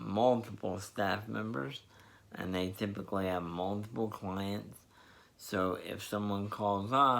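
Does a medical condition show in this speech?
Yes: spastic diplegia cerebral palsy.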